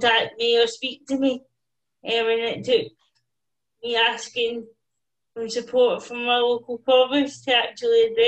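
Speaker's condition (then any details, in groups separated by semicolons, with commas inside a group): Cerebral palsy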